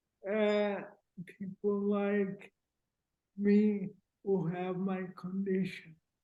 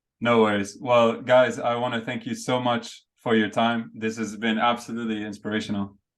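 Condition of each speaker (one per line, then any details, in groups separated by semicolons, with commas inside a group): Cerebral palsy
No condition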